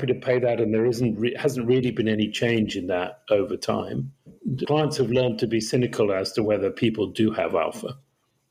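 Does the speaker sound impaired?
No.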